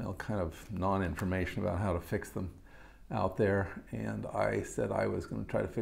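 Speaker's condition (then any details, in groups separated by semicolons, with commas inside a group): No condition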